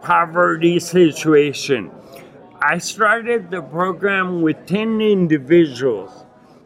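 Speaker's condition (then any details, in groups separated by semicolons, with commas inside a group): Acquired ataxia with dysarthria, acquired; Lance-Adams syndrome; brain damage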